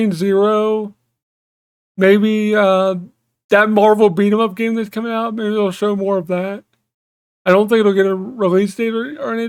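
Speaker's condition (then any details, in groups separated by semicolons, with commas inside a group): Cerebral palsy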